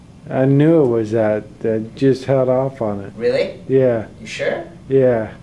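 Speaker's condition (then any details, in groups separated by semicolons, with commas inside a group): Traumatic brain injury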